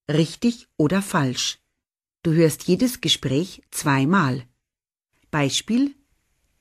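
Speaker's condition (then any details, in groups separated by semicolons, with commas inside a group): No condition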